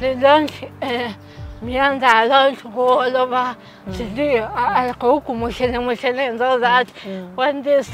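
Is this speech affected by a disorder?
Yes: cerebral palsy.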